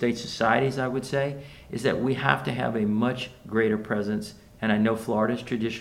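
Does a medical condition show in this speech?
No.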